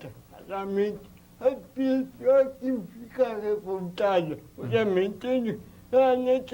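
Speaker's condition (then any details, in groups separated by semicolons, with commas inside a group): Cerebral palsy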